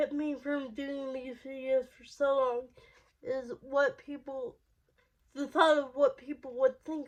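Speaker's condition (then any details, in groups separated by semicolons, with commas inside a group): Cerebral palsy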